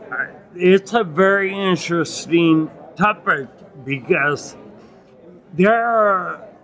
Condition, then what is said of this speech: Ataxia. When I speak, it feels like an elephant is on top of my chest.